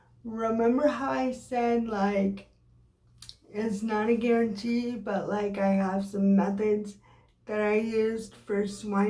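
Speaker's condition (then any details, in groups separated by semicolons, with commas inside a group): Cerebral palsy; from birth, affects voluntary and involuntary muscles, cognition; speech difficulty when emotional, breathlessness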